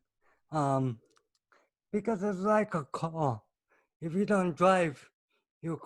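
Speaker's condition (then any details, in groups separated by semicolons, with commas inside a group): Cerebral palsy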